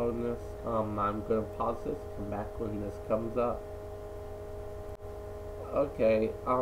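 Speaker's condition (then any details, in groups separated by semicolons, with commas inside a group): Cerebral palsy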